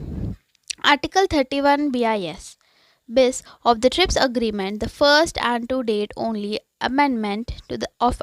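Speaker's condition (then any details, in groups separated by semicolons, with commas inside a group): No condition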